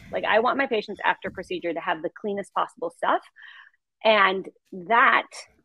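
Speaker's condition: No condition

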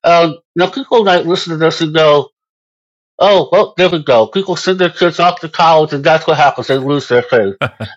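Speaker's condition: Moebius syndrome; congenital

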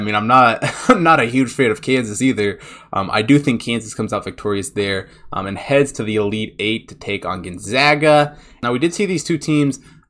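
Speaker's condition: No condition

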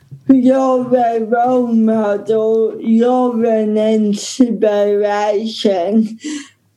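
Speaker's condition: Ataxic cerebral palsy; stuck during delivery

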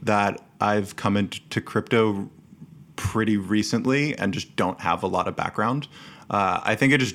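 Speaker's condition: No condition

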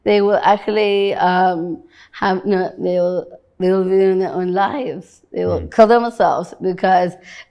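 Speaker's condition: Down syndrome

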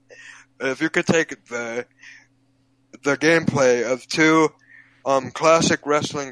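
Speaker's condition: Cerebral palsy, physical only

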